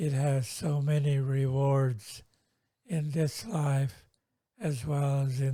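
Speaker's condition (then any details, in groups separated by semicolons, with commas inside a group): Multiple sclerosis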